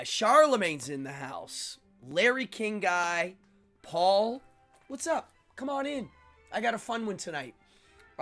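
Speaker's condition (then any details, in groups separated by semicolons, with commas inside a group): No condition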